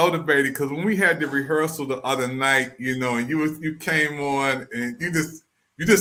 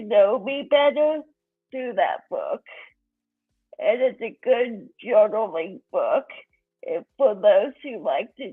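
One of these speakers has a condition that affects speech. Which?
The second: cerebral palsy.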